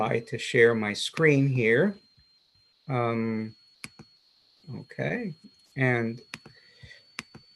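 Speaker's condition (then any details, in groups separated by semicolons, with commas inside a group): No condition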